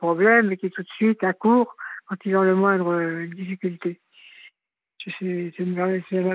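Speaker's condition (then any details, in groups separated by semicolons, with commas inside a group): Parkinson's disease; frequent tripping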